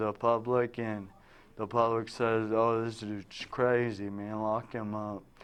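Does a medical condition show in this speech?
Yes: traumatic brain injury; now talking.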